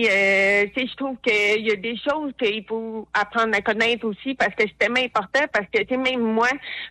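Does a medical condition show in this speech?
Yes: hard of hearing; not very visible, daily obstacles.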